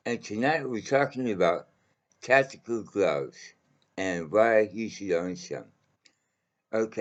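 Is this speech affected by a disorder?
Yes: mouth cancer.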